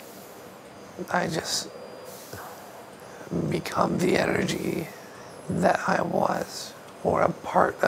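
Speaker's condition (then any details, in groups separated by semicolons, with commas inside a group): ALS; young man, hospital bed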